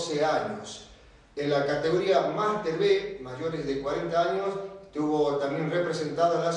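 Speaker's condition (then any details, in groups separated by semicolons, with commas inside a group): No condition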